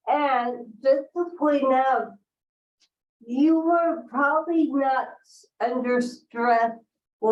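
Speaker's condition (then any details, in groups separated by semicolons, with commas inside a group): Cerebral palsy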